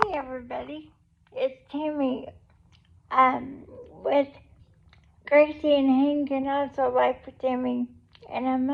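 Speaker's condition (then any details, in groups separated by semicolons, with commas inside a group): Cerebral palsy; able to talk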